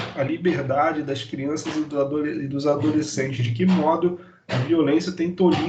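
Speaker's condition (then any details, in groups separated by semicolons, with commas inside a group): No condition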